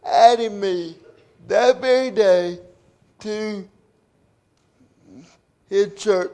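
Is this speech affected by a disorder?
Yes: cerebral palsy; due to birth complications.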